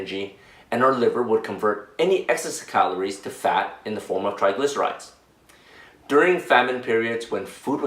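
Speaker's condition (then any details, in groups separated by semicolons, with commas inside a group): No condition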